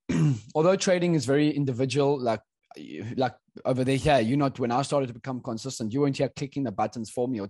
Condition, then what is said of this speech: No condition.